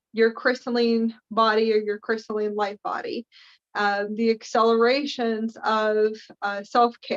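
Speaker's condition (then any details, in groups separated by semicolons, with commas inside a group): No condition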